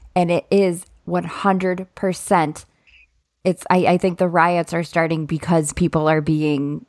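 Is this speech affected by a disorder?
No.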